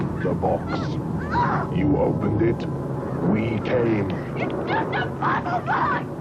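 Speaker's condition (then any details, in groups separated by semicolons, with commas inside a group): No condition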